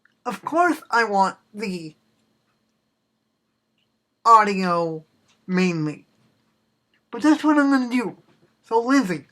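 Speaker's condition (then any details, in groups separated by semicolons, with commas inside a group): Cerebral palsy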